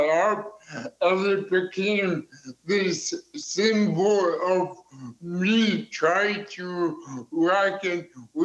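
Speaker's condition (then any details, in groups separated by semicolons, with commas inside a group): Cerebral palsy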